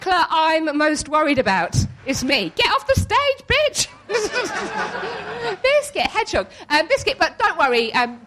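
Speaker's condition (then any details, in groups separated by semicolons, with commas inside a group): Tourette's syndrome; neurological, involuntary movements, noises, several daily seizure-like episodes losing body, speech control, support worker; vocal tics interrupting speech, sausage, hedgehog, involuntary swearing and obscene phrases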